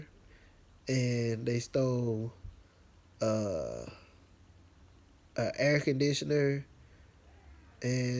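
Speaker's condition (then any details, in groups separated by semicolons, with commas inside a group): No condition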